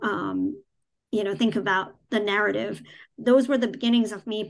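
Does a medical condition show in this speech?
Yes: cleft palate; congenital cleft palate without cleft lip.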